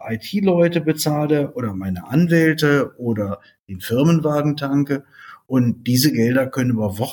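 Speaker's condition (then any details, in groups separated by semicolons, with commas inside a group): No condition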